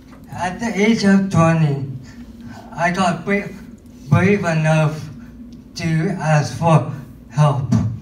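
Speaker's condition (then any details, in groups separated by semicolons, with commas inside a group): Cerebral palsy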